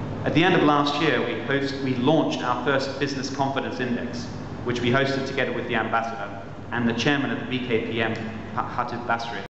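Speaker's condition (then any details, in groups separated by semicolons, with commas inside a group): No condition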